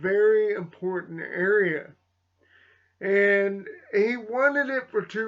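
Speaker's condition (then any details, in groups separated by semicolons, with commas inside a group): Cerebral palsy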